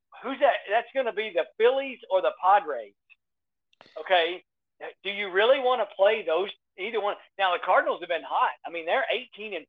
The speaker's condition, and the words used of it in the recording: No condition.